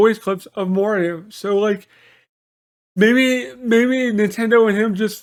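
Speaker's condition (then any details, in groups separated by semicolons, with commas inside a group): Cerebral palsy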